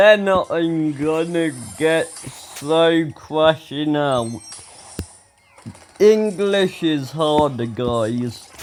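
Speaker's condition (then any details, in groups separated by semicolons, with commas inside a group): Ataxia; speech recently worse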